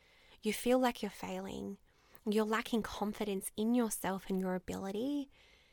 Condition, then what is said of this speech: No condition.